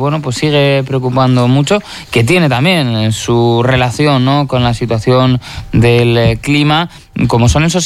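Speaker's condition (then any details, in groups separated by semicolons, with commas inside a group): No condition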